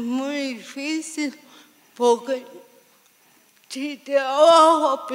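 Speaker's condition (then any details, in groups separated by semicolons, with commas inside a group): Severe cerebral palsy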